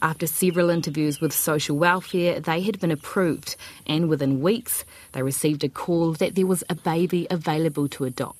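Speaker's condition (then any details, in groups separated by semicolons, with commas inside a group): No condition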